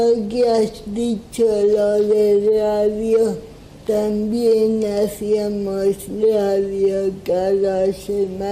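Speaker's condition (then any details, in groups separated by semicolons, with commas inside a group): Cerebral palsy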